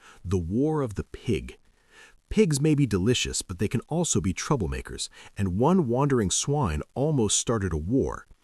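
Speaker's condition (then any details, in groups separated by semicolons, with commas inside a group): No condition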